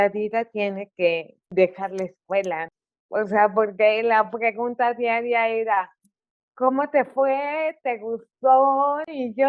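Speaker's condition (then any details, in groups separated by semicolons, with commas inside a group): Cerebral palsy; articulation affected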